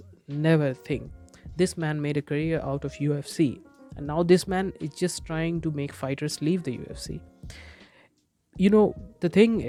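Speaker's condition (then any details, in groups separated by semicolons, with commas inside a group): No condition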